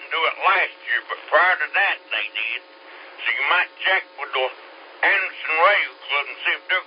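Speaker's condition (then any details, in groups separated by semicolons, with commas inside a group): Slurred speech; takes 17 different medications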